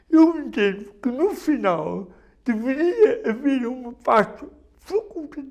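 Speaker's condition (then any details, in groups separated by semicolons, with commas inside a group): Cerebral palsy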